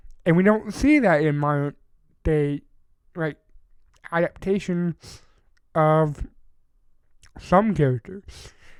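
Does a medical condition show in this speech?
Yes: cerebral palsy.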